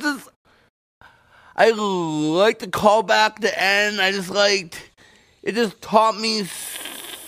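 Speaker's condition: Stuttering; uses stutter in stand-up, studies Anthony Jeselnik repeating phrases twice for emphasis; prolonged sounds

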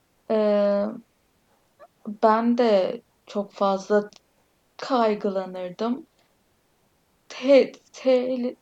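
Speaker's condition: Stuttering; other stutterers in family, attends stuttering self-help groups; frequent part-word and syllable repetitions, fillers, heavy stuttering; repeated sounds, prolonged sounds

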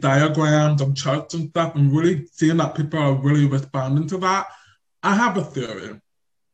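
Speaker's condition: Deaf or hard of hearing; invisible deafness

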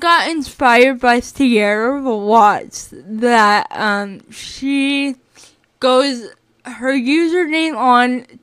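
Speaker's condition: Cerebral palsy; recent health issues, about three-month break from podcasting

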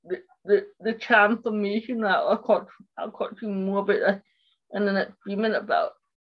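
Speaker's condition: Cerebral palsy; accident injuries four years ago, painful leg, struggles walking, on medication, no longer breathless

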